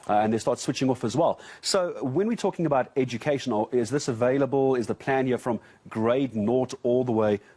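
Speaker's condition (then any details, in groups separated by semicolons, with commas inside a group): No condition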